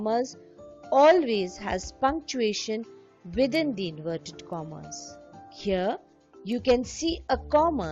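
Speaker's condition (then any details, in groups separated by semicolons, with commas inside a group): No condition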